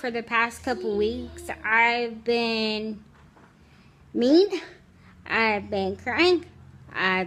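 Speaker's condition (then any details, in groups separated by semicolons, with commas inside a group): Cerebral palsy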